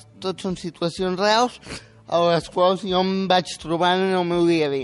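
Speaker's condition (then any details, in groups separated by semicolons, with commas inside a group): Spastic quadriplegic cerebral palsy; age 18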